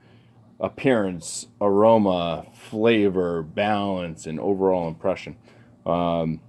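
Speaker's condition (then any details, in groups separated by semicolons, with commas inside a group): No condition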